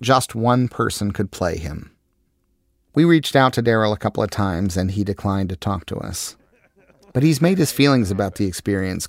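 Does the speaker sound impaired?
No.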